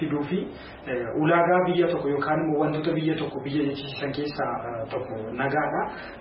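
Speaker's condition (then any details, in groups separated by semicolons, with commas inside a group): No condition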